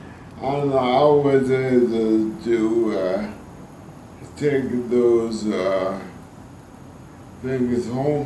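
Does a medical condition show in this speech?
Yes: ALS; post-surgery voice lost, breathing difficulty, coughing, now louder, clearer.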